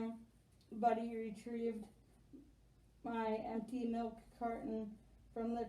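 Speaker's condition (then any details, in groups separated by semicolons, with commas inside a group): Spastic quadriplegic cerebral palsy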